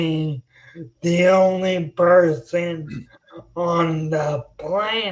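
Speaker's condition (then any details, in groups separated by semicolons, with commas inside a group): Spinocerebellar ataxia; slightly staccato speech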